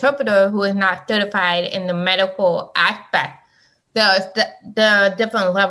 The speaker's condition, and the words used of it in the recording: Deafness. If I'm not wearing my hearing aid and I'm talking, my husband will be like, I'm like, oh.